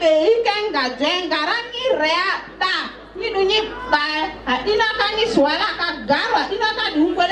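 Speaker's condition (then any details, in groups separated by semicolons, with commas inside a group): No condition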